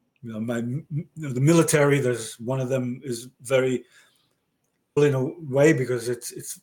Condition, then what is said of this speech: Aphasia. I was fortunate again because I can really express.